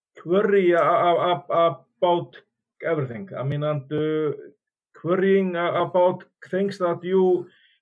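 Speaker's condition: Stuttering; stuttering since childhood, speech therapy ages 7 to 12 and 17 to 20, ELSA youth camps, no family members who stutter; prolonged sounds

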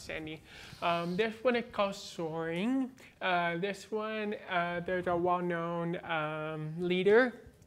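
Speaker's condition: Born deaf, cochlear implant, congenital

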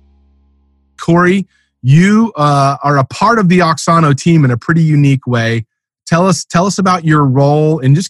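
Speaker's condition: No condition

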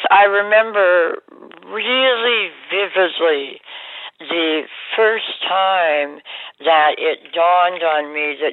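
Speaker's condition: Oral cancer surgery, jaw removal

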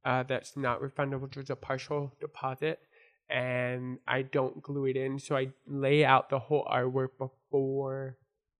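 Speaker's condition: Born deaf; congenital deafness from birth

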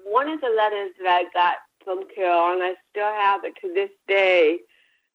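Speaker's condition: Cerebral palsy; hearing impaired

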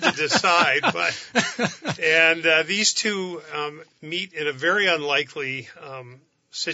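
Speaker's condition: No condition

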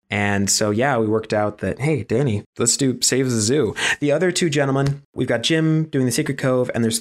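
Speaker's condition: No condition

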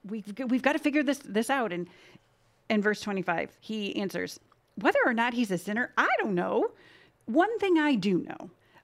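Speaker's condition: No condition

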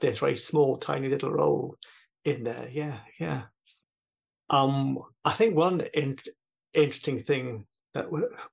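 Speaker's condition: Stammering; talks with a stammer; repeated sounds

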